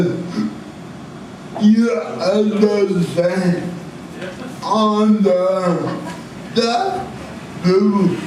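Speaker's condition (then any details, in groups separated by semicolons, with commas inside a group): Cerebral palsy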